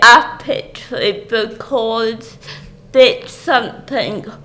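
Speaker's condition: Cerebral palsy; speech obviously affected

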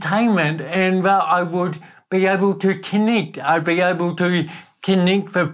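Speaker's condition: Cerebral palsy; talking and limbs

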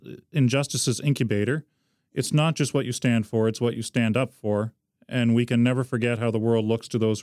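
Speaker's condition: No condition

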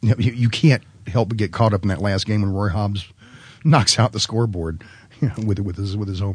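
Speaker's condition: No condition

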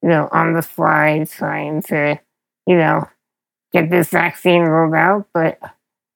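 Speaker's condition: Spinal muscular atrophy; progressive

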